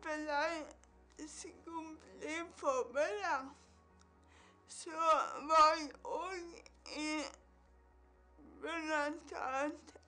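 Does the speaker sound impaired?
Yes: cerebral palsy; onset at birth, umbilical cord around neck, oxygen deprivation, brain damage.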